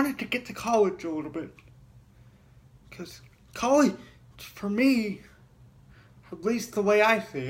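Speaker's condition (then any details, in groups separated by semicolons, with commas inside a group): Cerebral palsy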